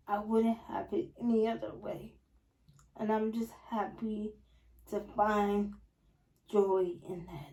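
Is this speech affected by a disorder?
Yes: spastic quadriplegic cerebral palsy.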